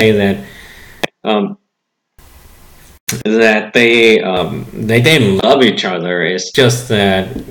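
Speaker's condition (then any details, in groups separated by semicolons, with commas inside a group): No condition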